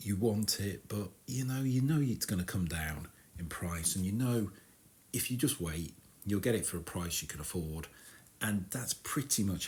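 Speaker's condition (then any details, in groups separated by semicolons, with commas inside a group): No condition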